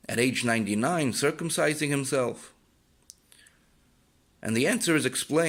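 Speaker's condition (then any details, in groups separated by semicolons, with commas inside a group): No condition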